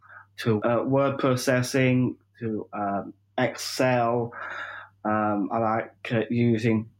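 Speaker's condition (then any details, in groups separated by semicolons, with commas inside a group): Down syndrome; 45 years old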